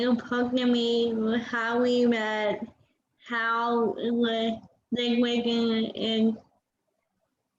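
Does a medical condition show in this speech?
Yes: cerebral palsy.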